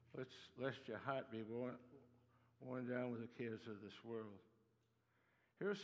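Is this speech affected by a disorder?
Yes: Parkinson's disease; Parkinson's with acute demyelinating neuropathy, Parkinson's attacks muscles, neuropathy attacks nerves.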